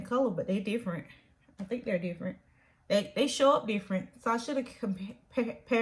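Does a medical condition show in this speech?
No.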